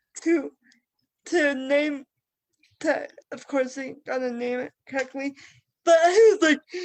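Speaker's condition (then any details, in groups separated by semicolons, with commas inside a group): Cerebral palsy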